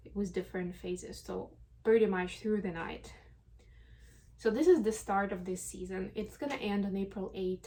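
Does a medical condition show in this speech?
No.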